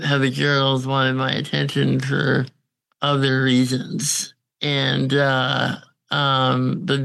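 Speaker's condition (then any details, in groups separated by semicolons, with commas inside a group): Congenital muscular dystrophy; more independent than ever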